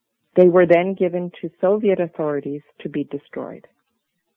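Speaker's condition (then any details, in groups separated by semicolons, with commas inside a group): No condition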